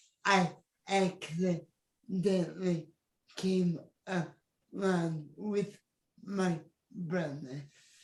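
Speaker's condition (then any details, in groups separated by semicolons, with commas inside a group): Cerebral palsy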